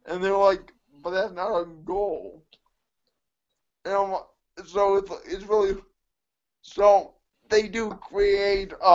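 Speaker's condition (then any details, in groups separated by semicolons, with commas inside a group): Cerebral palsy; mixed quadriplegia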